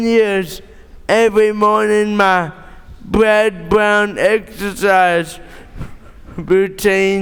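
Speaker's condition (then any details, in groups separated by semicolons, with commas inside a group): Cerebral palsy; born premature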